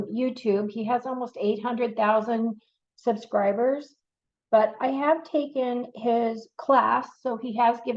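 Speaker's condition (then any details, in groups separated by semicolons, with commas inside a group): No condition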